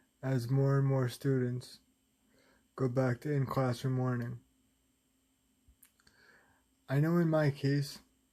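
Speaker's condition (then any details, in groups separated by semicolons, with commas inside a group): Cerebral palsy, spastic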